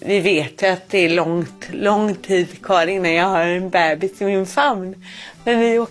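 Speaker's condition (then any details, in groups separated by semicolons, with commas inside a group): Cerebral palsy; cerebral palsy from birth asphyxia, cord around neck, born without heartbeat, harder to move, balance difficulty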